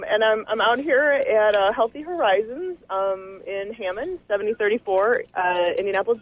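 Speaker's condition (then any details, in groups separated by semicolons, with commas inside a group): No condition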